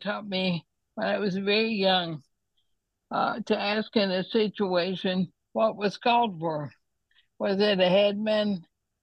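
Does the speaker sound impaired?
Yes: ALS; neurodegenerative disease affecting the muscles, estimated little over a year to live; runs out of breath at times, needs a breath or two, tongue has trouble cooperating, words and ideas intact.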